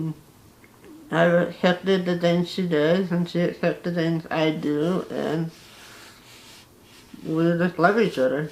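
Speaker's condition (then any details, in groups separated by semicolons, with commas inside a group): Facial paralysis; one side of face paralyzed; does not talk plainly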